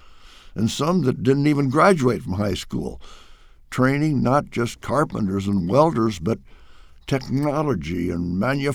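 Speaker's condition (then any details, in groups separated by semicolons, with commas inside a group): No condition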